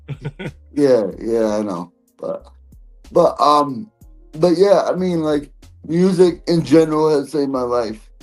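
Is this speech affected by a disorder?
Yes: cerebral palsy; present from birth.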